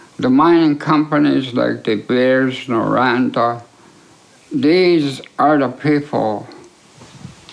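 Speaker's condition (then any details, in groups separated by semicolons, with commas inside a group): ALS; affects swallowing and speech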